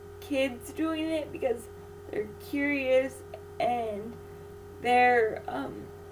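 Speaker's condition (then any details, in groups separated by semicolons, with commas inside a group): Cerebral palsy; infant ventilator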